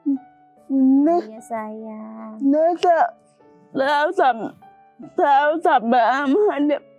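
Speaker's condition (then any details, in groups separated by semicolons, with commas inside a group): Cerebral palsy; from birth, premature, physical limitations; communicates smoothly in conversation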